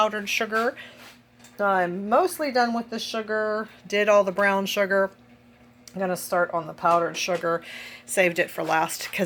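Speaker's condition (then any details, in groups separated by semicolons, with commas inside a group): No condition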